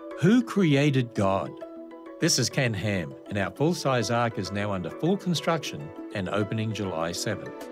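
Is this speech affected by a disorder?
No.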